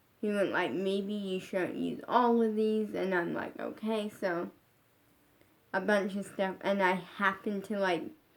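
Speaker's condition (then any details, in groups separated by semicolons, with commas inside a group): Brain injury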